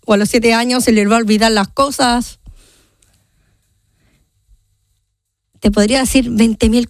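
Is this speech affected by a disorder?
Yes: Down syndrome; genetic condition, from birth, age 30.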